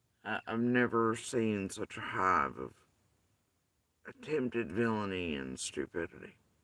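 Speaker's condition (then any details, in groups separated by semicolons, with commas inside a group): Facial paralysis after surgery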